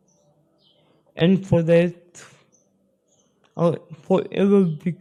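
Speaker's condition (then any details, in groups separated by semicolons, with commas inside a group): Spastic cerebral palsy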